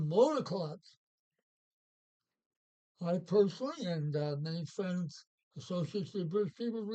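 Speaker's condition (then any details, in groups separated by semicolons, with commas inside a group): Parkinson's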